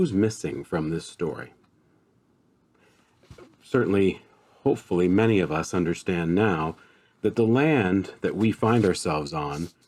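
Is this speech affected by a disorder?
No.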